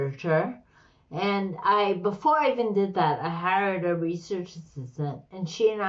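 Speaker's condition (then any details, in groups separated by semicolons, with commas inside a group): Slurred speech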